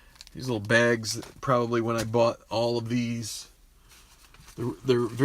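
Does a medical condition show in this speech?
No.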